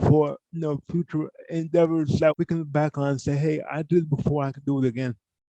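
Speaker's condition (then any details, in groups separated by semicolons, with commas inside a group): Cerebral palsy; from birth, poor hand use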